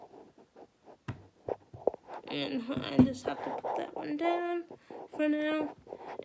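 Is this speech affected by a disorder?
Yes: cerebral palsy; wheelchair.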